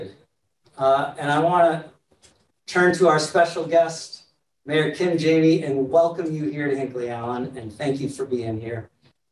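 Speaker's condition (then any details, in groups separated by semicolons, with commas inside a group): No condition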